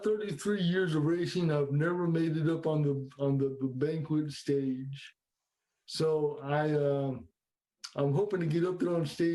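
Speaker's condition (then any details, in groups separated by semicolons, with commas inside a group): Cerebral palsy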